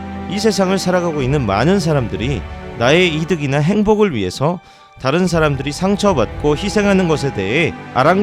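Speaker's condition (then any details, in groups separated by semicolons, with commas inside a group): No condition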